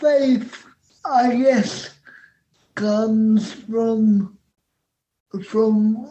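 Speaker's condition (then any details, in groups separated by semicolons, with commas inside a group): Cerebral palsy; on medication three times daily after food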